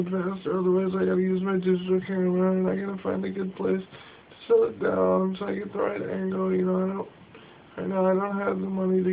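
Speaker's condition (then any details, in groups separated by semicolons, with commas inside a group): Cerebral palsy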